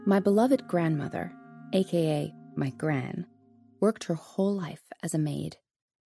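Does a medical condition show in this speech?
No.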